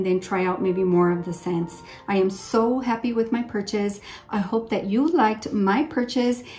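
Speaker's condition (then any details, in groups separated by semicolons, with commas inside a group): No condition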